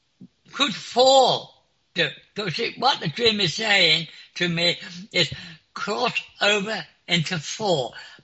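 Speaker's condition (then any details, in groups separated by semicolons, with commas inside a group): Clinically deaf; clinically deaf since school age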